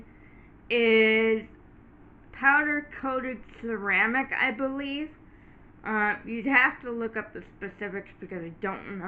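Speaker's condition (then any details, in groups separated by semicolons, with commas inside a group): Cerebral palsy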